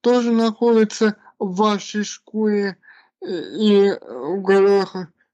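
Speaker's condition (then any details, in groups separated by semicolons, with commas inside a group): Cerebral palsy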